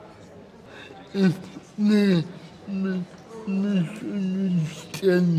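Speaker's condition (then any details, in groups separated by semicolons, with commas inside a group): Cerebral palsy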